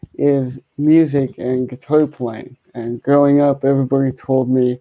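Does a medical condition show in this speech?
Yes: cerebral palsy, hemiplegia.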